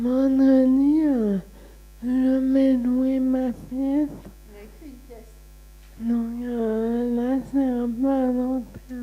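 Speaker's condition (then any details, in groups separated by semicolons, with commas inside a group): Friedreich's ataxia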